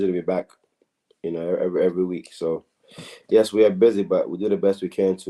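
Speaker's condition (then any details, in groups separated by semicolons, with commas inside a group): No condition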